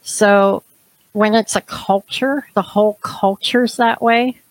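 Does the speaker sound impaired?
Yes: cleft palate, severe; unclear speech at school age, early extreme breathing difficulties, feeding problems.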